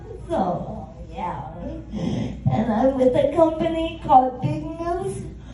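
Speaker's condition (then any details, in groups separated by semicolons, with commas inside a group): Cerebral palsy; spastic quadriplegia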